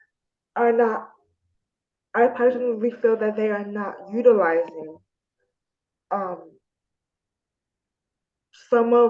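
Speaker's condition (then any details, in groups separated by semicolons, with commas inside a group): Spastic diplegia cerebral palsy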